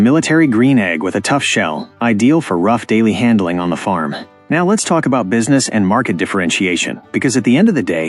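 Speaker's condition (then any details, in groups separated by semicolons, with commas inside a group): No condition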